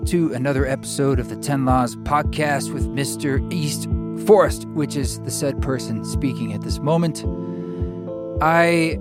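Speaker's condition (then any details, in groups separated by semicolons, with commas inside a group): No condition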